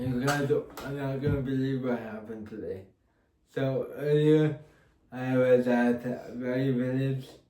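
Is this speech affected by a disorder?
Yes: cerebral palsy; slurred speech mistaken for drunkenness.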